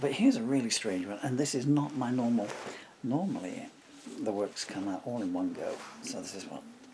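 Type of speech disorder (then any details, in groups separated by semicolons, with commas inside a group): Bulbar dysarthria; progressive bulbar palsy (MND)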